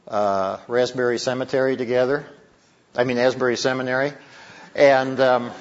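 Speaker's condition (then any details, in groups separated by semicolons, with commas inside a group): No condition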